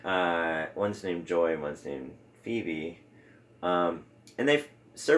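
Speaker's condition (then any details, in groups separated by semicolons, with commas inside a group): No condition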